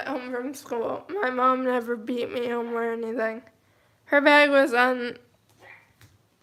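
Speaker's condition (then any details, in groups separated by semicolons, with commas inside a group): Cerebral palsy, mild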